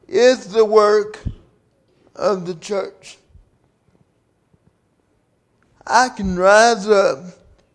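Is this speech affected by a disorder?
Yes: cerebral palsy; 37 years since onset.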